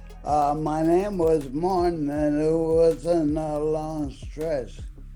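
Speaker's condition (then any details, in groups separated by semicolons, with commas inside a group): ALS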